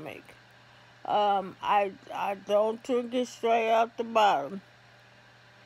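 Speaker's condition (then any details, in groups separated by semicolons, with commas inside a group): ALS; affects hands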